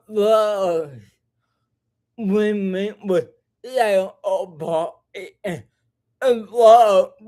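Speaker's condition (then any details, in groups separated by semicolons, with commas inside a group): Cerebral palsy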